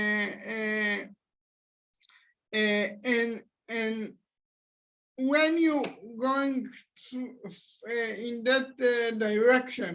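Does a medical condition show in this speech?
Yes: cerebral palsy.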